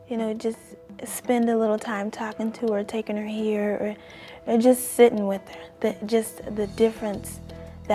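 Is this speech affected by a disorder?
No.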